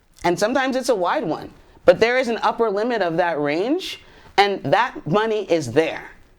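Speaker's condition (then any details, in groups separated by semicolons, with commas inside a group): No condition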